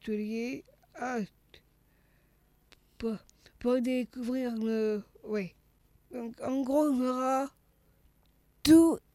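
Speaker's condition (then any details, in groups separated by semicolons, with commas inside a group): Down syndrome (trisomy 21); age 39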